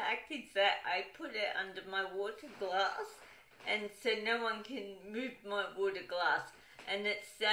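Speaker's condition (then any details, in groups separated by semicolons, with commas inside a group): Cerebral palsy, dystonic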